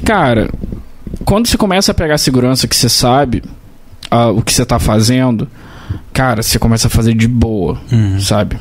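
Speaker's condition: No condition

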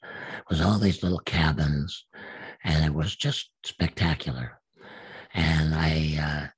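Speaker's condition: Absent vocal cords; speech therapist saw no hope

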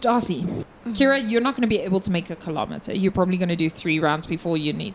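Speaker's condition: No condition

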